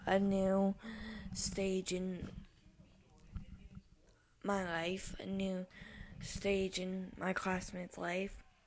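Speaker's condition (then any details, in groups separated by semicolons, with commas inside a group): Cerebral palsy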